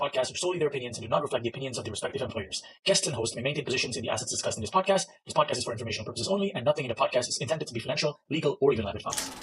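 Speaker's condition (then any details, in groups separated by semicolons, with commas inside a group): No condition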